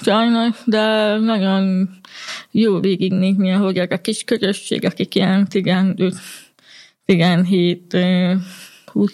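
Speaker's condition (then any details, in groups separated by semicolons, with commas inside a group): Hearing loss; communicates in spoken language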